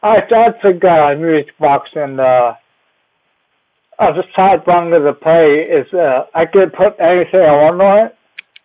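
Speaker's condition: Cerebellar ataxia; gets around with walker

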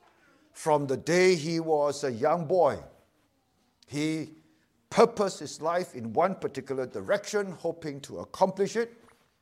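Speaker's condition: No condition

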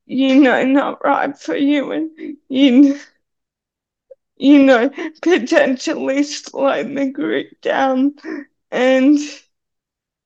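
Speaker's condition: Cerebral palsy; needs hand to hold on steep stairs

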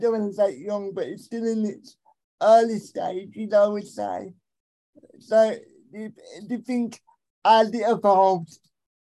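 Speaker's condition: Cerebral palsy; left hand usable

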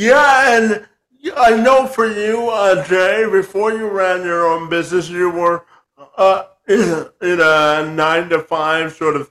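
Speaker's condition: Spastic quadriplegia cerebral palsy

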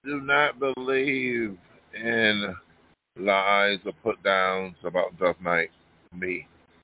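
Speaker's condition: No condition

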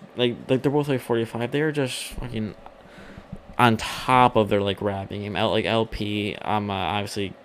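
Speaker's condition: Stutter; ongoing stutter, not yet overcome; working on stutter, wants to stop stuttering; frequent word and phrase repetitions, fillers um and uh; prolonged sounds

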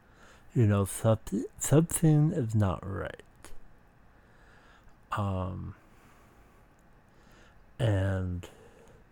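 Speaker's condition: Speech impediment

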